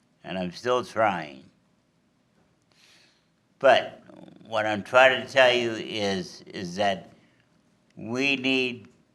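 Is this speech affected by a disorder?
Yes: cerebral palsy.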